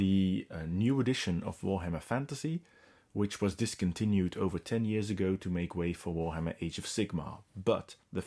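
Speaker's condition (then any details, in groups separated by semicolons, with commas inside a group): No condition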